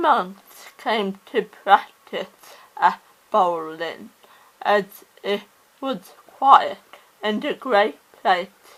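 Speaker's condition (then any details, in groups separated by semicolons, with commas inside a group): Cerebral palsy; oxygen starvation at birth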